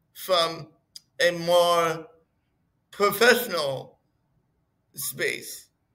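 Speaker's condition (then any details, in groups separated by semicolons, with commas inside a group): Cerebral palsy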